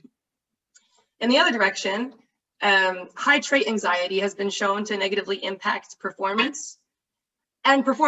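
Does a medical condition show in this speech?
No.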